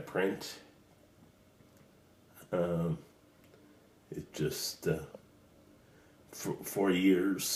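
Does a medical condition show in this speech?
Yes: cerebral palsy.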